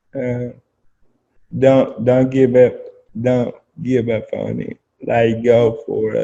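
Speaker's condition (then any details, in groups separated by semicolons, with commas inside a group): Spastic quadriplegic cerebral palsy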